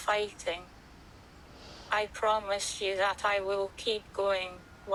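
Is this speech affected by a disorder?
Yes: MND, through a speech-generating device; bulbar onset, throat and face muscles affected; about one year since diagnosis, tube fed, fairly mobile; unable to speak, eat or drink, throat and face nearly paralysed.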